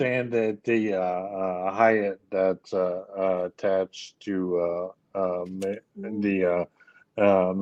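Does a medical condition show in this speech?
Yes: ALS; speech issues.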